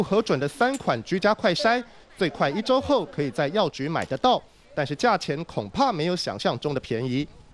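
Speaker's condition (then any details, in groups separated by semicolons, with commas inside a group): No condition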